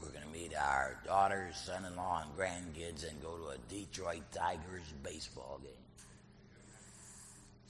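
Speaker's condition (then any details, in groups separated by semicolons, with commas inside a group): Laryngectomy; artificial voice via prosthesis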